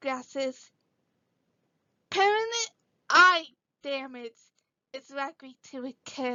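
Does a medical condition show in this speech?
Yes: cerebral palsy.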